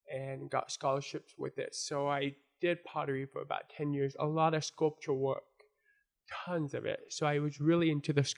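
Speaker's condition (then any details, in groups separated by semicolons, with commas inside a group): Born deaf; congenital deafness from birth; ongoing speech struggles; had to learn to speak and hear, hard, first full sentence at age five, English difficult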